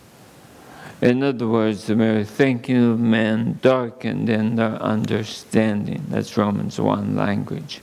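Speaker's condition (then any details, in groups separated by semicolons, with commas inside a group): ALS; under neurologist care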